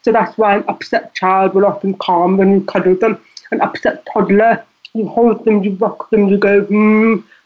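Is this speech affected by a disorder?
Yes: deafness; deafness audible in voice.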